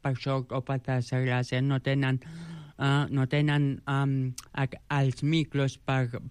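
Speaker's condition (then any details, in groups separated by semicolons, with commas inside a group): Joubert syndrome; present from birth; age 29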